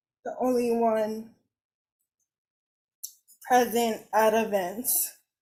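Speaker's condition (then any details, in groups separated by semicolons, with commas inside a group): Cerebral palsy; cerebral palsy, uses wheelchair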